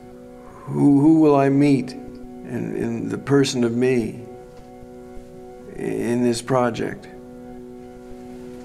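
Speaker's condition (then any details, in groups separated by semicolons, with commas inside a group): Parkinson's disease; right-hand tremor, difficulty buttoning, first thought pinched nerve, diagnosed by neurologist; about 10 years since diagnosis, on medication with hour-and-a-half window, freezing on stage, loss of fluidity; less speech trouble than Dan, mainly movement trouble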